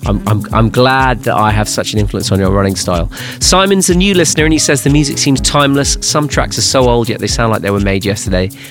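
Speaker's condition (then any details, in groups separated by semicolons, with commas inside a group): No condition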